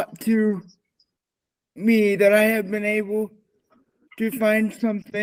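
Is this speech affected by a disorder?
Yes: cerebral palsy.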